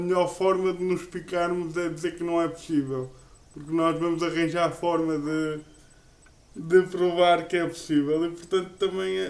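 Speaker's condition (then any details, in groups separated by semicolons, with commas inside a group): Cerebral palsy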